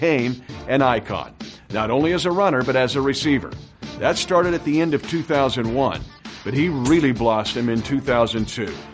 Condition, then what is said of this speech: None; typical speech.